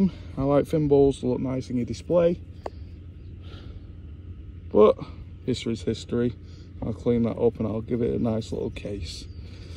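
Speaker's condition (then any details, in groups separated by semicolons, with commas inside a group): No condition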